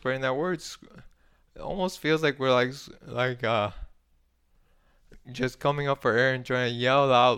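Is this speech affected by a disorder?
Yes: ALS; ALS diagnosed at 35, followed by ALS team at Nova, PEG feeding tube, needs assisted toilet transfers; recent PEG feeding tube surgery at hospital next to Nova, painful, pain meds afterward.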